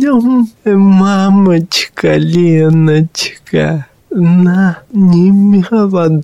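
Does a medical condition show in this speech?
Yes: cerebral palsy; since birth, born apparently lifeless.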